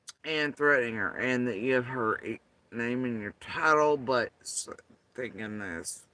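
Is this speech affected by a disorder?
Yes: facial paralysis after surgery; tongue.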